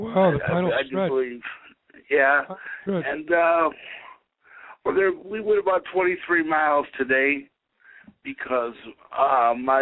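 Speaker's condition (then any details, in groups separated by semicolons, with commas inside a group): Cerebral palsy; able to speak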